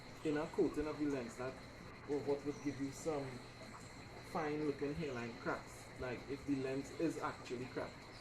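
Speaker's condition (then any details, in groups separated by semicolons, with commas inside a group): No condition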